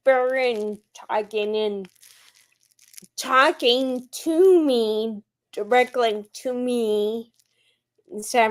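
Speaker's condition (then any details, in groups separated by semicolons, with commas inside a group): Friedreich's ataxia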